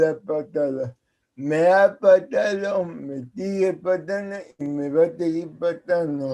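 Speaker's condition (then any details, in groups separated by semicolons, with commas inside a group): Cerebral palsy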